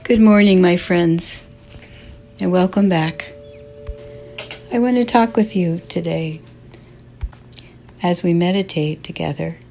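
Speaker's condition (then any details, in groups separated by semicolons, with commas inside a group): No condition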